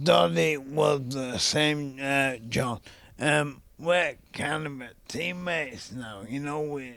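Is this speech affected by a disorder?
Yes: ALS; young onset.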